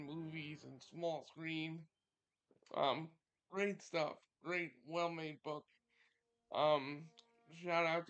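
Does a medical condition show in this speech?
Yes: cerebral palsy.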